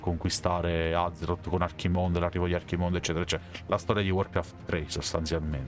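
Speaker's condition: No condition

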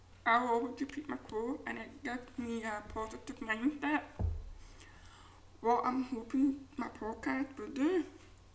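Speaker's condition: Profound deafness; cochlear implant two years ago

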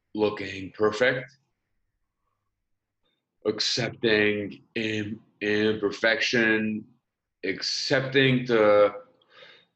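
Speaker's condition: Stutter; stutter from young age, intensified in teenage years; uses breathing technique learned on speech course in UK; audible stutter now, unusual sound, listeners react with surprise, confusion or discomfort; repeated sounds

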